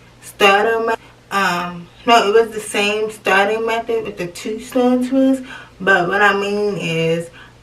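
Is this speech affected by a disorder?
Yes: cerebral palsy.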